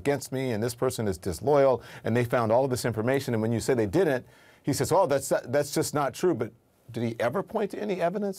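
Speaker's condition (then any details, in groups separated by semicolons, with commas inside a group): No condition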